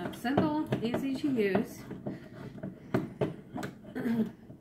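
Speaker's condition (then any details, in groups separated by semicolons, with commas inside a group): No condition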